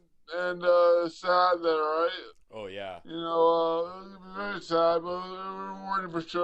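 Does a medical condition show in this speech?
Yes: traumatic brain injury.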